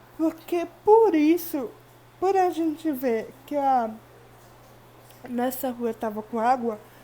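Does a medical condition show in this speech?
Yes: cerebral palsy.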